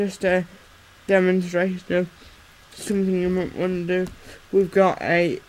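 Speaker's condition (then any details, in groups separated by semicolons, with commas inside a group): Cerebral palsy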